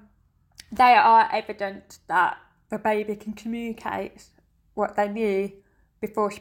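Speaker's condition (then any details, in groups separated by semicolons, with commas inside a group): Deafness; uses sign language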